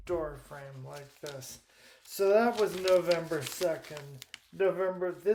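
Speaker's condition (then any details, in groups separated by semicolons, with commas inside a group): Primary lateral sclerosis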